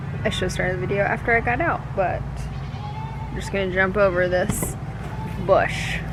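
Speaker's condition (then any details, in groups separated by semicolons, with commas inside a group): No condition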